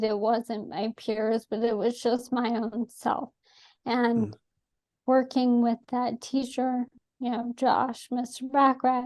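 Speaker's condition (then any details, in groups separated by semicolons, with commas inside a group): ALS; atypical case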